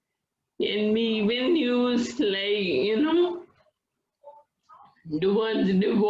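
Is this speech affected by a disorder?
Yes: Friedreich's ataxia.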